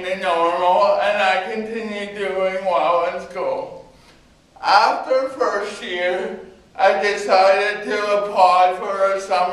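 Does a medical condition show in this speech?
Yes: cerebral palsy.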